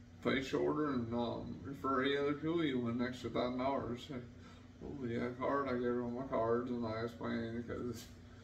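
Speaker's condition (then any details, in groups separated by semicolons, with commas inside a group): Traumatic brain injury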